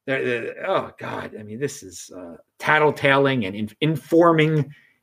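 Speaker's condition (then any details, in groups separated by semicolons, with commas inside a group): No condition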